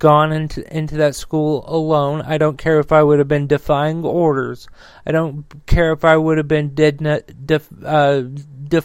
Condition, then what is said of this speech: Stuttering. Shit, I'm so sorry. I'm having a hard time. If you don't know, I got a stutter.